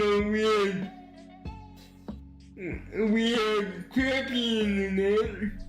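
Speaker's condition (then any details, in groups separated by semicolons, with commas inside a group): Cerebral palsy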